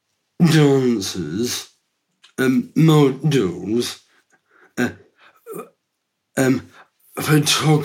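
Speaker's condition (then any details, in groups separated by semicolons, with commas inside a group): Down syndrome; three copies of chromosome 21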